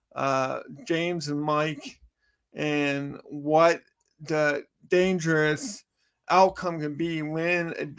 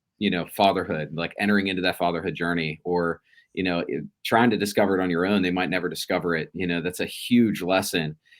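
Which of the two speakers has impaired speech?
The first: cerebral palsy; from birth.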